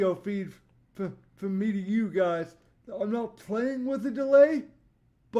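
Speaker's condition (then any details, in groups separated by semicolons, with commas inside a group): Cerebral palsy; voice tone sometimes odd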